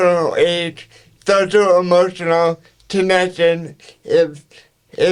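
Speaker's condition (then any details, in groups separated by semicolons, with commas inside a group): Cerebral palsy; speech affected to an extent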